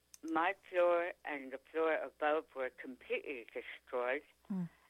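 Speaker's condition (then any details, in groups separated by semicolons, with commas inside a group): Tongue cancer; now speaks pretty clearly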